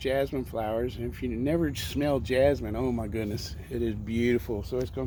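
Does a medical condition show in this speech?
No.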